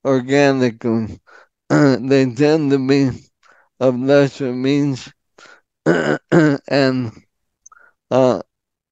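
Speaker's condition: ALS; frequent throat clearing

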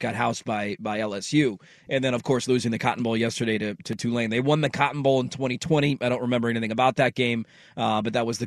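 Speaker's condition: No condition

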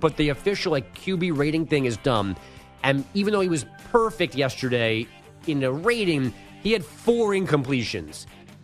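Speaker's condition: No condition

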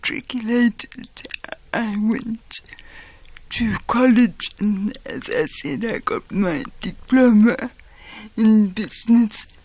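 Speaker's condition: Cerebral palsy; doctors predicted never walking, never talking, never getting an education

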